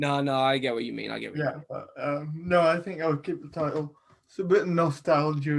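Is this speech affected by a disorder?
Yes: cerebral palsy.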